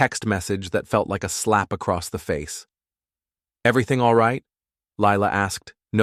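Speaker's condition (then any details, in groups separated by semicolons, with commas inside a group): No condition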